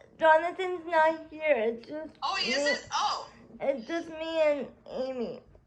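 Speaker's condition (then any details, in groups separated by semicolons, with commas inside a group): Cerebral palsy; spastic quadriplegia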